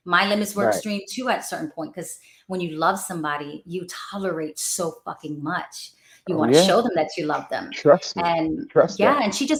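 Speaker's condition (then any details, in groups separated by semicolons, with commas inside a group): No condition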